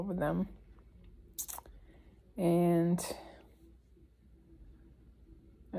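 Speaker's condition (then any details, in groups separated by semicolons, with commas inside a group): ALS; weakening all over, morphine and lorazepam for breathing, avoids breathing mask; breathing difficulty eased by medication, could decline suddenly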